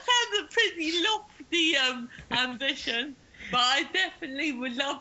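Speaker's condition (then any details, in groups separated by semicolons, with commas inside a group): Cerebral palsy; cerebral palsy since childhood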